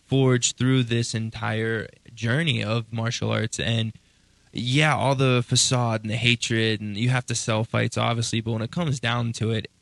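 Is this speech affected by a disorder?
No.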